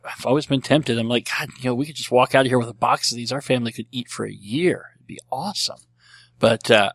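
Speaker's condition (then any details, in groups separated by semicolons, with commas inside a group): Cleft lip and palate; treated as a baby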